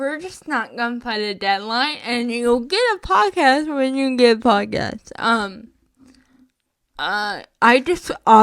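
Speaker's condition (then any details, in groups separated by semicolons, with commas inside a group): Spastic cerebral palsy, mixed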